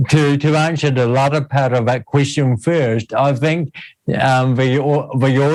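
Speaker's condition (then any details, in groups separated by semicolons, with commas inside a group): Cerebral palsy; noticeably atypical speech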